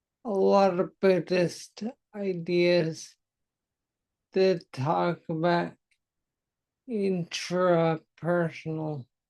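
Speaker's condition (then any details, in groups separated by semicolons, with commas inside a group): Multiple sclerosis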